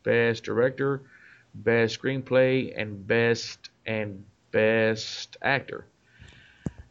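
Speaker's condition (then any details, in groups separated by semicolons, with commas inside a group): Stuttering; noticeable stuttering in conversation, worse under psychological stress, silently uses swear word to release stammers; prolonged sounds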